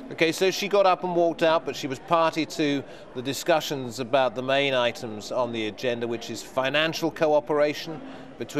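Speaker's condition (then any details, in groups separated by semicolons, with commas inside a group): No condition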